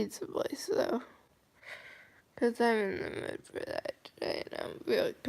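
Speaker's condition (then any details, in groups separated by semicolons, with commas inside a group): Cerebral palsy, mild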